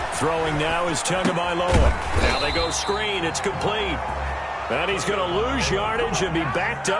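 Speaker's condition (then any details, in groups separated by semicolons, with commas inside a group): No condition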